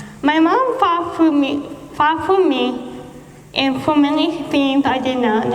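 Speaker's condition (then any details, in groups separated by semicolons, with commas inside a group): Cerebral palsy; diagnosed at 10 months, 14 years physical, occupational, speech therapy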